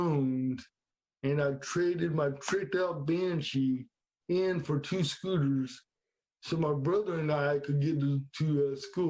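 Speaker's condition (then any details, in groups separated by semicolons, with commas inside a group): Cerebral palsy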